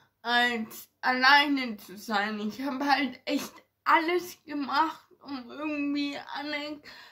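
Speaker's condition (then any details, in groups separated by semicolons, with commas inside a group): Ataxia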